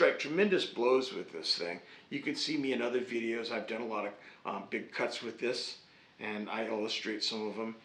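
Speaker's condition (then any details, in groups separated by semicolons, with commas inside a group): No condition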